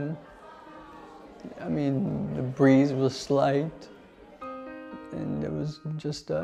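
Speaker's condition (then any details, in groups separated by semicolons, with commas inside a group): ALS; still has voice, voice loss expected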